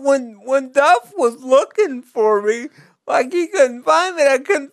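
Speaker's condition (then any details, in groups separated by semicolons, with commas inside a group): Cerebral palsy; difficulty typing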